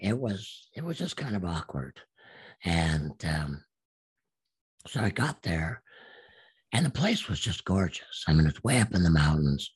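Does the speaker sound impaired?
Yes: absent vocal cords; still practices speaking.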